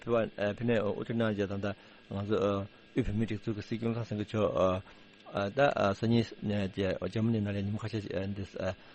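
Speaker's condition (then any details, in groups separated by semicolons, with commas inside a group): No condition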